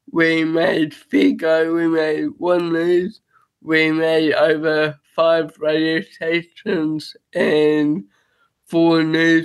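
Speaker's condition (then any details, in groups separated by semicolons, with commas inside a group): Cerebral palsy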